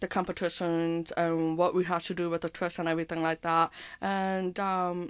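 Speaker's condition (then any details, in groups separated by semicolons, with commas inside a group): Hearing impairment with speech impairment; attended deaf camp in childhood; does not sound like others, speech and hearing impairments sometimes affect talking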